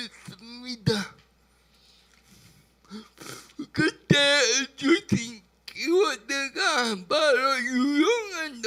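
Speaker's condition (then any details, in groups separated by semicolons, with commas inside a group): Brain lesion disability grade 1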